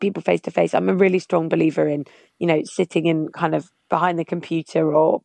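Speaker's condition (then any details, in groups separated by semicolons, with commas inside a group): No condition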